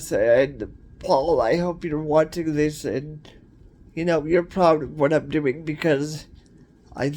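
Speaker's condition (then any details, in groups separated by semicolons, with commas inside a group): Cerebral palsy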